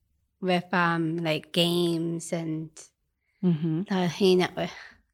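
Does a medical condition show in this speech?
Yes: Down syndrome; adult woman.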